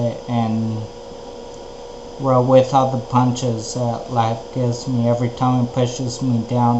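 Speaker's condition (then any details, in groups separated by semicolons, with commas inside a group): Ataxia; cerebellar degeneration, affects balance and voice; cannot walk straight; slower speech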